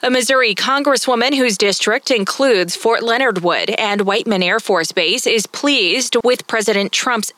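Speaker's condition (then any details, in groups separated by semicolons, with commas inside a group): No condition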